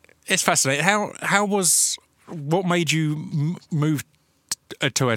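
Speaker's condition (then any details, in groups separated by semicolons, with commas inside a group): Stutter; since childhood, attributed to near drowning as child, cause found through hypnosis at 13 or 14; struggling to say guest's name during recording; certain words trigger stuttering, always on guest's name, first sound hardest, adds lead-in sound, slight slurring; repeated sounds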